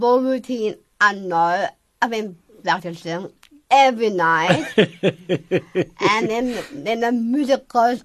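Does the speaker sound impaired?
Yes: Down syndrome; from birth, confirmed 3 days after birth, heart hole closed spontaneously at age 2; speaks a lot slower, learns and moves slower.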